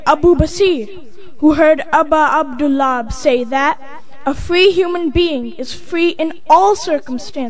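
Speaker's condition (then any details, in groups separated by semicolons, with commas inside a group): No condition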